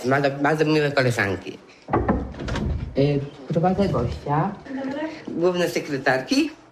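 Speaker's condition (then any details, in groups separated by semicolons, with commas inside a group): Down syndrome; intellectual disability, sometimes forgets things, errors with arithmetic and counting money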